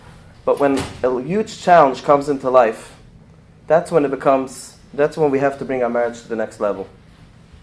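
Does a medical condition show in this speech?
No.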